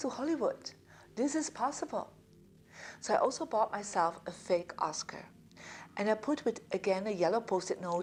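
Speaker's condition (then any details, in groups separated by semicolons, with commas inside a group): No condition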